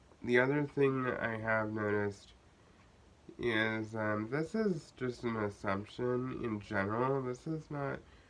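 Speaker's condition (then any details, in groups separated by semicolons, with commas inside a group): Cerebral palsy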